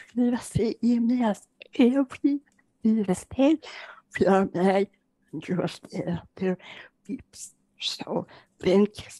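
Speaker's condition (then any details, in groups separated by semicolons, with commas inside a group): Generalized dystonia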